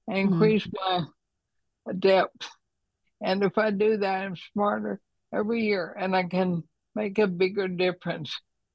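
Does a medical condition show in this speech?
Yes: ALS; needs a breath or two.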